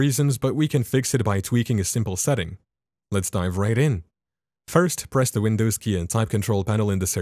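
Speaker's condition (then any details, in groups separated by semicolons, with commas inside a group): No condition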